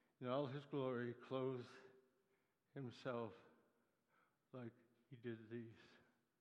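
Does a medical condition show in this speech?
Yes: Parkinson's disease; Parkinson's attacks muscles.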